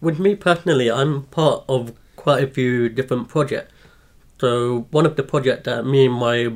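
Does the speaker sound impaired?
Yes: profound deafness, congenital; born profoundly deaf, cannot hear at all without hearing aids, uses hearing aids, light doorbell, no telephone.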